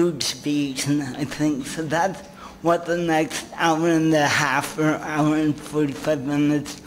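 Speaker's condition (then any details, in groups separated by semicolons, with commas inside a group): Cerebral palsy; some sounds jumbled, speech therapy for tongue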